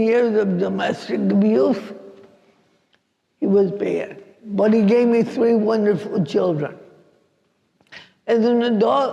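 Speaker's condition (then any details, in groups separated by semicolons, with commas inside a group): Cerebral palsy; affects walking and speech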